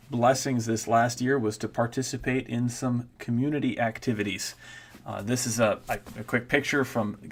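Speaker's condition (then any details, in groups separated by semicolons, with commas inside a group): No condition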